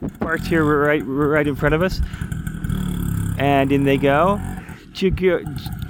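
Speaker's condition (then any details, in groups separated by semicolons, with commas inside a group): No condition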